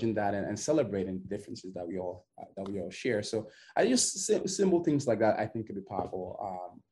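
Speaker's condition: No condition

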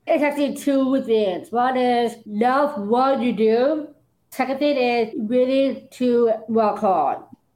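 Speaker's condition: Down syndrome; Down syndrome since birth

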